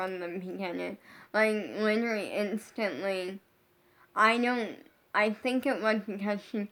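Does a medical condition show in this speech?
Yes: brain injury.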